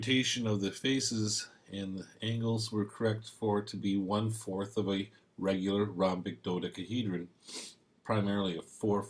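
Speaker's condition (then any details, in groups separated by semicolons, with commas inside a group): No condition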